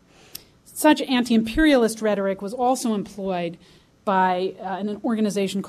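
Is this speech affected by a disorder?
No.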